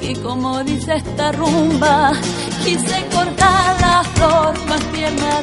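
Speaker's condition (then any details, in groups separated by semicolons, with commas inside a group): No condition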